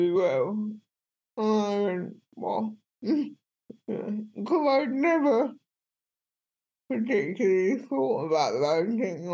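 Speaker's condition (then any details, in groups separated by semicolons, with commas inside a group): Cerebral palsy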